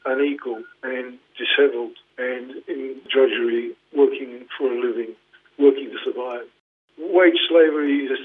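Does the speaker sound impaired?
Yes: Parkinson's; diagnosed 2019.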